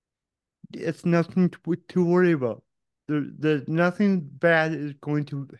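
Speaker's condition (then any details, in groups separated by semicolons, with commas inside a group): Cerebral palsy; diagnosed age one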